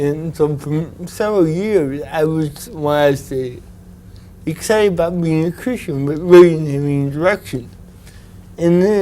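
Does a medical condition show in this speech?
Yes: cerebral palsy.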